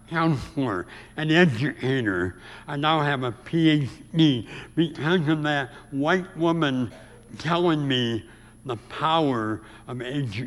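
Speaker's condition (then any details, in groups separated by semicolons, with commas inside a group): Severe speech impediment; about age 84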